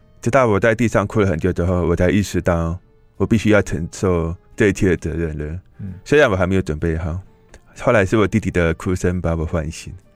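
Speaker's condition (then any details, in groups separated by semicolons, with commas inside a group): Hearing impairment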